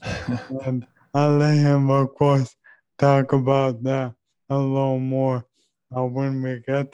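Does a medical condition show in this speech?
Yes: ALS; diagnosed at age 29, just before 30th birthday; voice still clear, uncertain how long clear speech will last, voice banking largely completed.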